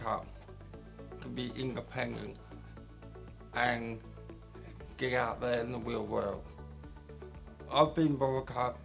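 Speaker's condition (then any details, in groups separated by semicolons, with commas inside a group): Cerebral palsy; mostly right side affected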